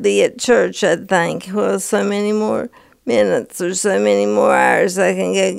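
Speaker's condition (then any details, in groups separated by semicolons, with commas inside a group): Parkinson's disease; onset in early 50s, full body tremor with fall, Requip for 7 to 8 years; off Requip, tremors a lot worse, trouble walking, recently got cane, uses walker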